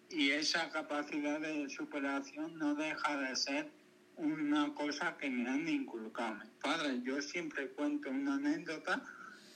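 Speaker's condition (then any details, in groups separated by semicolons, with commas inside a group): Cerebral palsy; lifelong physical motor disability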